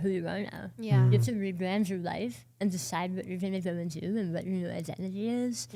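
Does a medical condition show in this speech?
Yes: oral cancer, partial glossectomy; tongue and jaw rebuilt.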